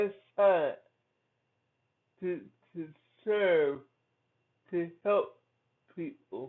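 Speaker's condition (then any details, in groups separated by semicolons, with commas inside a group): Cerebral palsy; from birth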